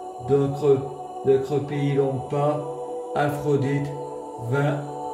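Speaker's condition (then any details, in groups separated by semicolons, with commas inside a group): Multiple sclerosis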